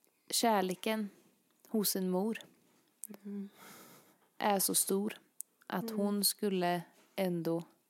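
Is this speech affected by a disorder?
No.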